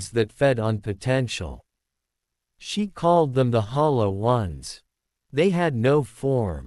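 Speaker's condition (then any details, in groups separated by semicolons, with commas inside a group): No condition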